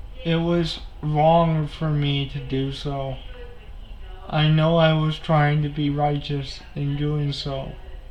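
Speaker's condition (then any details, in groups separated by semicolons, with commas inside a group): Cerebral palsy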